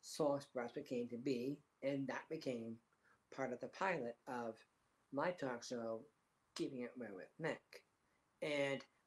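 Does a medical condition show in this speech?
Yes: Down syndrome; disability since childhood.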